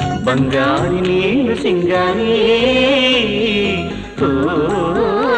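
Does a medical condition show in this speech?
No.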